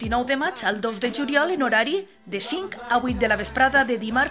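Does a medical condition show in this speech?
No.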